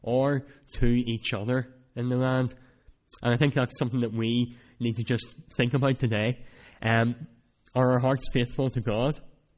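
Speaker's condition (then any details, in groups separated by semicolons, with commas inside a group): Cleft palate; speech not that clear at times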